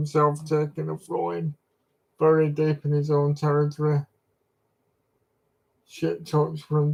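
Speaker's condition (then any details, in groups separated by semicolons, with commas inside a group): Cerebral palsy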